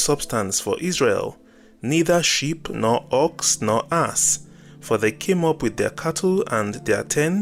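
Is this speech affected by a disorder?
No.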